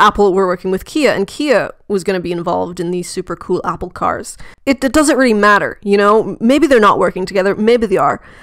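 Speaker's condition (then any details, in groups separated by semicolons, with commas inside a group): No condition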